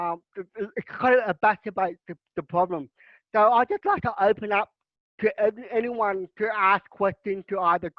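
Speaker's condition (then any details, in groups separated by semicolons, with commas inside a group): Cerebral palsy; significant disability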